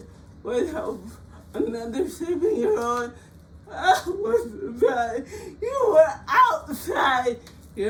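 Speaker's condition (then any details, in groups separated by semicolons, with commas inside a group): Cerebral palsy; frequent speech therapy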